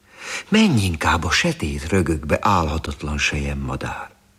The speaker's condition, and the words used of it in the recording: No condition.